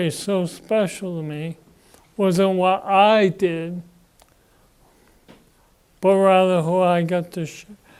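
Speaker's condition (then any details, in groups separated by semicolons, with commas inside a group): Parkinson's disease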